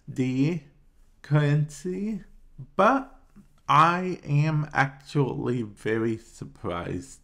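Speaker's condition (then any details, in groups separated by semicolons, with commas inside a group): Traumatic brain injury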